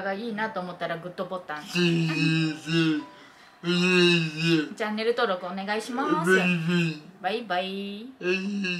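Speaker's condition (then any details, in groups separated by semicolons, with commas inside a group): Cerebral palsy; severe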